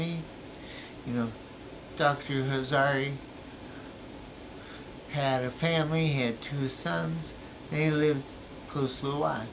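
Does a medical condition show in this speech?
Yes: brain injury; memory greatly affected.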